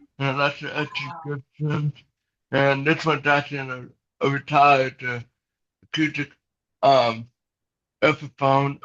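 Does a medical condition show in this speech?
Yes: cerebral palsy.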